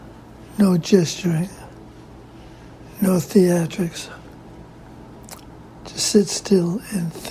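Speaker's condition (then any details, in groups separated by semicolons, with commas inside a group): Parkinson's disease; lost voice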